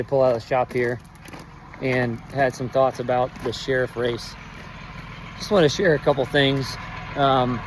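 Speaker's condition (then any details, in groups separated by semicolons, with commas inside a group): No condition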